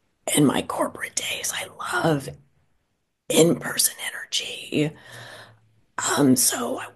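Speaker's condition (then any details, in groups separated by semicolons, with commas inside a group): Spasmodic dysphonia; neurological voice disorder, Vocal cord spasms seen on nasal scope, onset at speaking panel, cause unclear; voice dried then lost, vowels hard, at worst inaudible, hard to talk and breathe, long whispering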